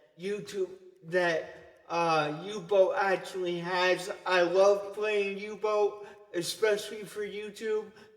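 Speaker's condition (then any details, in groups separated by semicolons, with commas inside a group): Cerebral palsy; only one hand usable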